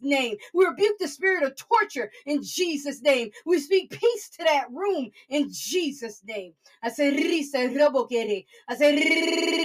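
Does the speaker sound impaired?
No.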